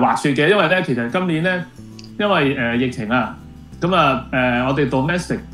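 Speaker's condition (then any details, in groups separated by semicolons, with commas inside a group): No condition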